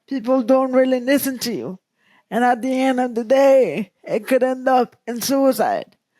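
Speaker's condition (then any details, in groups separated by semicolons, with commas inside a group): Cerebral palsy; present from birth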